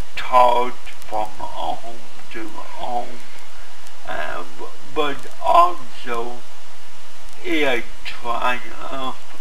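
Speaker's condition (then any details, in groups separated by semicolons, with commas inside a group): Cerebral palsy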